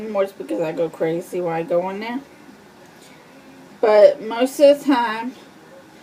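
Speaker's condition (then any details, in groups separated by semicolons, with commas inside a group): Cerebral palsy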